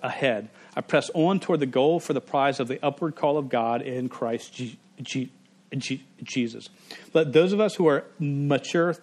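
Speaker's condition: Stuttering; cannot turn on or off; stutters involuntarily, cannot control it, strangers notice the stutter, earlier weddings not fully fluent; prolonged sounds, blocks

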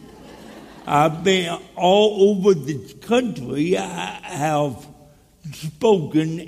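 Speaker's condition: Cerebral palsy; speech impediment

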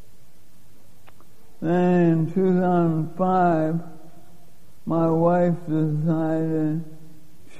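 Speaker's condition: Lou Gehrig's disease; onset with loss of strength first thought due to Parkinson's

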